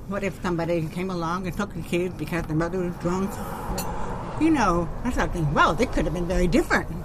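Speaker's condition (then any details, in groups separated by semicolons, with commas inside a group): Profound deafness; genetic auditory nerve damage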